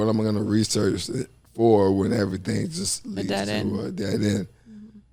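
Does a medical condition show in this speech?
Yes: ALS.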